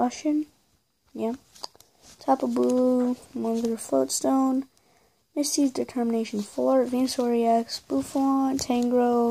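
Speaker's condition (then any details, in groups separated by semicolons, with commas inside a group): No condition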